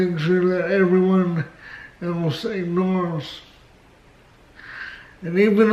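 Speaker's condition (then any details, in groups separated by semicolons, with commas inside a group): Cerebral palsy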